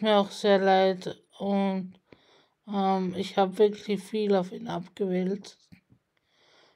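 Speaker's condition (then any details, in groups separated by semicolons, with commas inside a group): Spasticity from birth; multiple sclerosis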